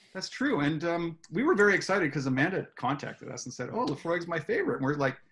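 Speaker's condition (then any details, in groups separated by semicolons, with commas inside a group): No condition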